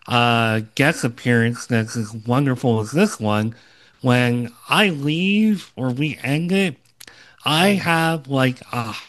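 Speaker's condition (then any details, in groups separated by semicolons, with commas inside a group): Cleft lip and palate, Opitz G/BBB syndrome; improved with podcast practice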